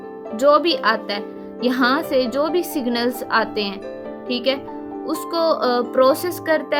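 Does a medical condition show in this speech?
No.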